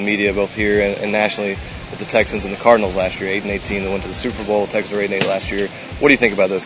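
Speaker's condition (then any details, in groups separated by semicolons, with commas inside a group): No condition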